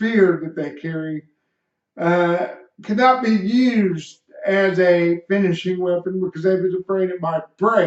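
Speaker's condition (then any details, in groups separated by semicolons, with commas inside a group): Cerebral palsy; slight speech impediment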